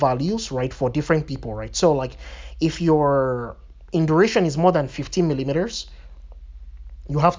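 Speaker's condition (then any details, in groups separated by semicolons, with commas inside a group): No condition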